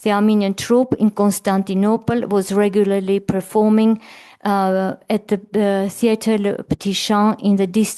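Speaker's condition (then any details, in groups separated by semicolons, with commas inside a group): No condition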